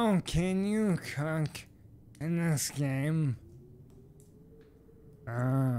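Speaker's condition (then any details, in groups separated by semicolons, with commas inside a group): ALS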